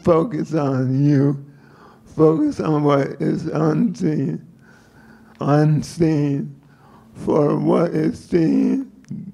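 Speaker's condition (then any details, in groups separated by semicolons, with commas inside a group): Parkinsonism; slow steady physical decline; voice first affected, speaks poorly, hard to understand, giggling and laughing make understanding harder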